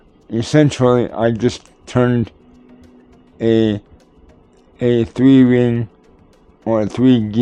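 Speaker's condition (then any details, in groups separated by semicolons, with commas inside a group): Cerebral palsy; tends to mess up words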